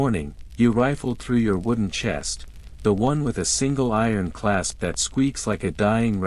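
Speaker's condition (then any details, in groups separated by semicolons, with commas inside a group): No condition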